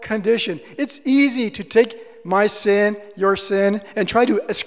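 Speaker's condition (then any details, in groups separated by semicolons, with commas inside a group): No condition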